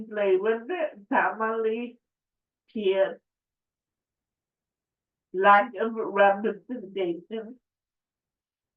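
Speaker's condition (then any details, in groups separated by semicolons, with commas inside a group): Cerebral palsy; affects speech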